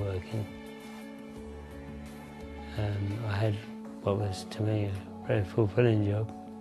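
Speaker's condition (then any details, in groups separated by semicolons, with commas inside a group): Parkinson's disease; weak voice, unclear diction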